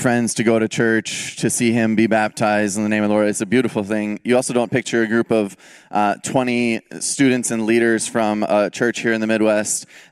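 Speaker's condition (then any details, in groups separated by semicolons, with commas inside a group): No condition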